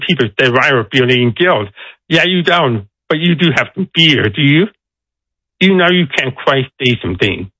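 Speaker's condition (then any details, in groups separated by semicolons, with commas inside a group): Deafness; deaf accent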